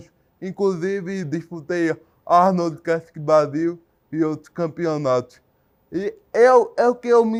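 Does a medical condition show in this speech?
Yes: cerebral palsy.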